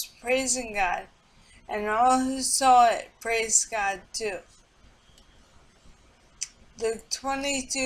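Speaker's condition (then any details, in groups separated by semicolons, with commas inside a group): Multiple sclerosis; speech affected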